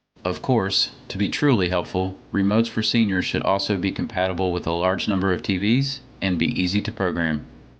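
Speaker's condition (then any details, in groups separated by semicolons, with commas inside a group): No condition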